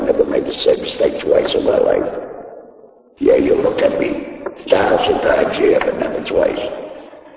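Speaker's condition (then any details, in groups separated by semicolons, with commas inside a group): Laryngectomy; voice box removed by surgery, speech device placed in throat; taught to talk with throat device, cannot talk without thumb, earlier voice loss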